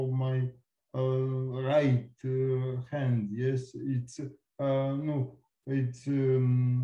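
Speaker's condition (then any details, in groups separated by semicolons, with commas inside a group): Cerebral palsy; from birth; supplements instead of conventional medication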